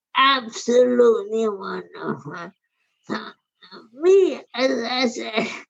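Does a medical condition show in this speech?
Yes: primary lateral sclerosis; primary lateral sclerosis at least 20 years, age 80, wheelchair use, dr. Levitz at Lehigh Neurology, dr. Macken; slurred speech, difficulty swallowing, speech too affected to continue working.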